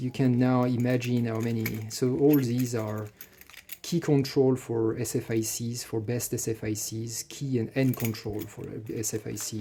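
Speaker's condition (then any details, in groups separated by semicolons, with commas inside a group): No condition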